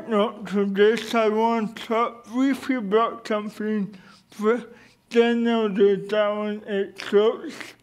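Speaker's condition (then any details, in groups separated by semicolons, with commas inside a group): Cerebral palsy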